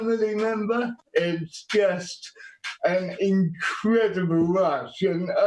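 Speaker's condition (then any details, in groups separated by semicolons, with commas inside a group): Quadriplegic cerebral palsy; quadriplegic form, birth injury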